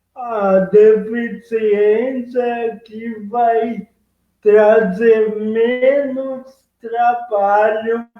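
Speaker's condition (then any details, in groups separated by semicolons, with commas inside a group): Cerebral palsy; present from birth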